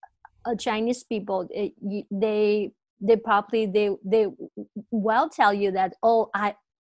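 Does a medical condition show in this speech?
Yes: stuttering; stuttering throughout life, still struggling with it; easier to understand than some non-stuttering Chinese speakers, knows exactly what to say but cannot say it normally; here repeated words, prolonged sounds.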